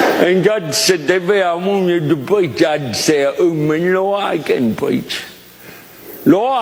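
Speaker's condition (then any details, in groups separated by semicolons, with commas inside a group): Cerebral palsy; diagnosed young, possibly birth complications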